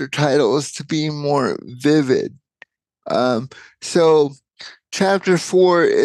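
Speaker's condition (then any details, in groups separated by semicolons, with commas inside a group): Cerebral palsy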